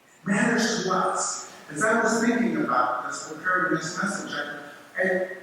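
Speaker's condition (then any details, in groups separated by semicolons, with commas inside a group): No condition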